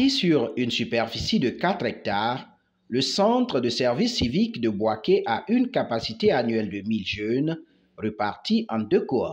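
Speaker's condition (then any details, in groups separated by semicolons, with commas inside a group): No condition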